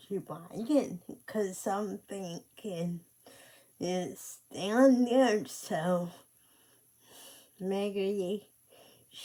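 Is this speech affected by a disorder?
Yes: cerebral palsy; speech affected.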